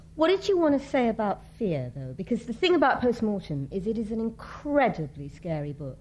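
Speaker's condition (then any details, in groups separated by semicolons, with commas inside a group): No condition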